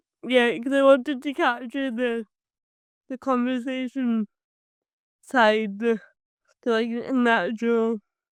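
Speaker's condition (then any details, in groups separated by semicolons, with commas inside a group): Cerebral palsy; from birth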